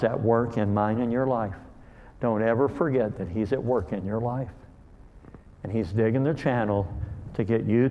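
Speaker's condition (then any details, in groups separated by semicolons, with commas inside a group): Cleft lip and palate; called hair lip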